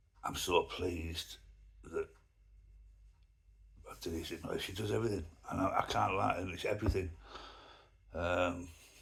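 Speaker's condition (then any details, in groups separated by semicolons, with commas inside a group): Myasthenia gravis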